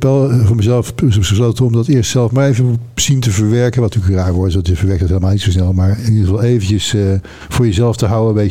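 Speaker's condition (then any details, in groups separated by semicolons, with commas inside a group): Parkinson's disease; progressive, slowly worsening, one foot wobbly and less stable, odd gait; about two years since diagnosis, boxing classes for Parkinson's patients; lip tremor that can start suddenly, jaw spasm mostly when falling asleep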